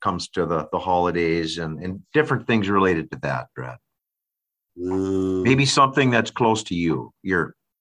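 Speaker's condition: No condition

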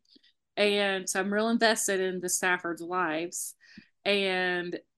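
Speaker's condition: No condition

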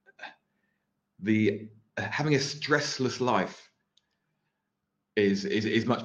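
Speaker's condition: Stutter; stutter mostly absent while live on this show; stutter mostly disappears when performing live under pressure, recorded videos need frequent cutting; repeated words, blocks

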